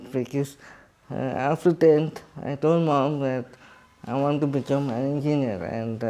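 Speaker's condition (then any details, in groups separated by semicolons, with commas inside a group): Cerebral palsy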